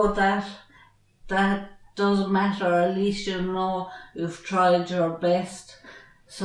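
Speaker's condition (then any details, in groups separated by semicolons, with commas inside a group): Traumatic brain injury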